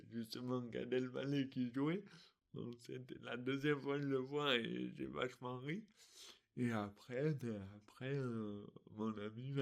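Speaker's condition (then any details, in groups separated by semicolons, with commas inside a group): Dystonia; articulation difficulties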